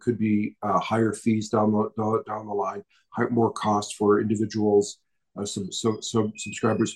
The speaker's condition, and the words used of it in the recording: None; typical speech.